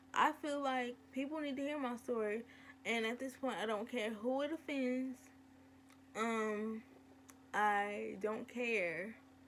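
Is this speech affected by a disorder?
Yes: cerebral palsy.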